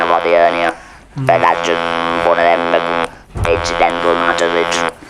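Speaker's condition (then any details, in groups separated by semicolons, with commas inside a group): Laryngeal cancer with laryngectomy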